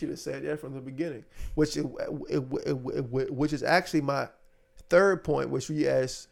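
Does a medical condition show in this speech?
Yes: stuttering; stuttering since childhood, picked on for it as a kid; still wrestling with stuttering in current season; here repeated words, prolonged sounds.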